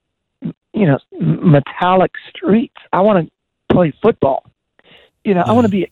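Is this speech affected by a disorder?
Yes: voice disorder; progressive voice disorder, debilitating disease diagnosed, first voice loss 1995 at youth pastors conference, worsened from 2002; 1995 voice dropped out, couldn't sing or talk, later lost range, control and power, raspy, broken.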